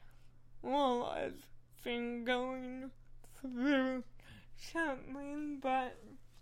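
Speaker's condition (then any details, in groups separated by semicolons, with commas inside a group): Cerebral palsy; working with speech therapist, rehearses comedy material repeatedly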